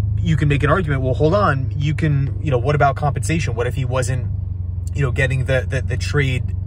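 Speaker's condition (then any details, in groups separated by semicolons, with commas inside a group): No condition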